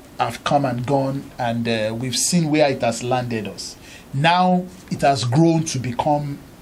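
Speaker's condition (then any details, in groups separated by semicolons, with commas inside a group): No condition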